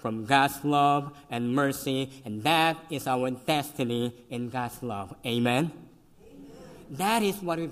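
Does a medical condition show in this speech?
Yes: cleft lip and palate; congenital, severe.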